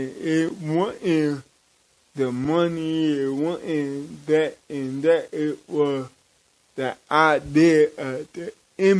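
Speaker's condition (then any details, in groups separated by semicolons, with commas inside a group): Cerebral palsy; from birth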